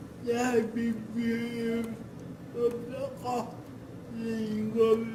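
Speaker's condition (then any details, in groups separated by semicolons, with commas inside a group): Cerebral palsy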